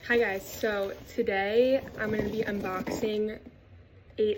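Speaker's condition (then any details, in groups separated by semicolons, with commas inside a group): No condition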